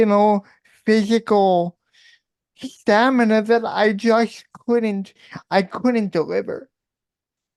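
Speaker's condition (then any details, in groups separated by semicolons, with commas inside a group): Cerebral palsy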